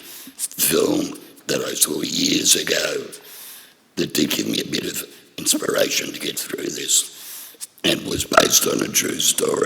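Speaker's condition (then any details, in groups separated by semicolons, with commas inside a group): Laryngectomy for throat cancer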